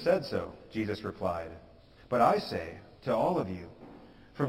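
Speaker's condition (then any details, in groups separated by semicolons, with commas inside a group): No condition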